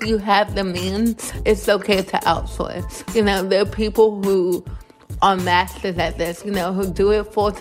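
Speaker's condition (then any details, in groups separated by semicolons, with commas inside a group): Cerebral palsy; born two months premature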